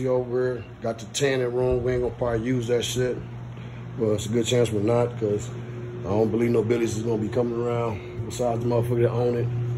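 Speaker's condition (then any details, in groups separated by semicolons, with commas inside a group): No condition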